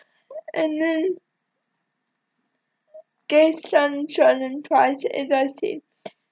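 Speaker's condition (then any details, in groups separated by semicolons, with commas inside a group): Cerebral palsy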